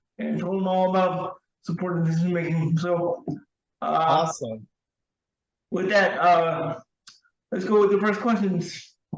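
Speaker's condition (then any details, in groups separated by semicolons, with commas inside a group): Cerebral palsy; wheelchair user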